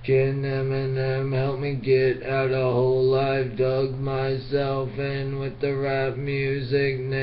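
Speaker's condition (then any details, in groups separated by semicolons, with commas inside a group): Brain injury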